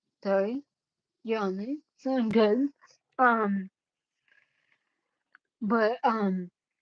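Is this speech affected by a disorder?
Yes: cerebellar ataxia; caused by brain bleed, unsteady; onset at age 10.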